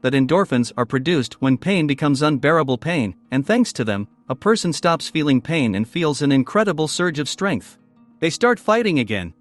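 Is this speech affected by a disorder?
No.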